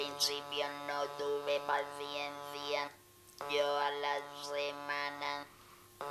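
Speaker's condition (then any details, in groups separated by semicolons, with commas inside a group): Total laryngectomy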